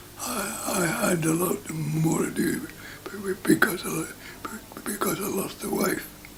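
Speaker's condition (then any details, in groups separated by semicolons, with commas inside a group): Parkinson's disease; reduced volume, slow responses, constant dribbling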